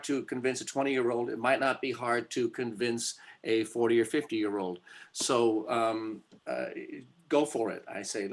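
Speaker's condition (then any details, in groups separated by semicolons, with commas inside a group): No condition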